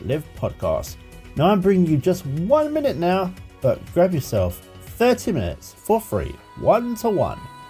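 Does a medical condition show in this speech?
No.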